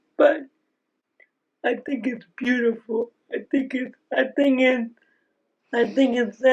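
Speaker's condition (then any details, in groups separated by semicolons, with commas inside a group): Aicardi-goutieres syndrome; able to speak, unusual for condition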